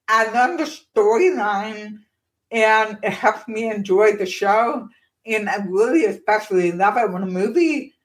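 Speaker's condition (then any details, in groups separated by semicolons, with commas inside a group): Profound deafness; born profoundly deaf, hearing aids until 30s, one cochlear implant after youngest child, weeks post-surgery dizziness; one cochlear implant aids lip reading, noise defeats it, other ear unaided, reprogrammed after upgrades; deaf accent, listeners notice, childhood speech therapy at UT Dallas Cellular Center, ended by middle school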